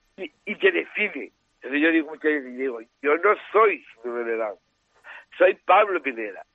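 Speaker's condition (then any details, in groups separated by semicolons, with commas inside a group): Down syndrome; trisomy 21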